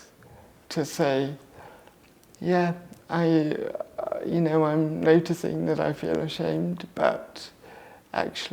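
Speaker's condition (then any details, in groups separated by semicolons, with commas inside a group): Cerebral palsy; left-sided muscle tension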